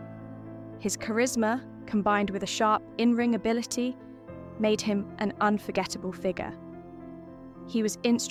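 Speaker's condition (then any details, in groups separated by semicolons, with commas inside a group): No condition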